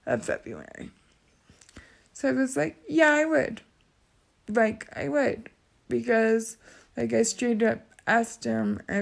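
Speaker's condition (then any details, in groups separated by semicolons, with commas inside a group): Cerebral palsy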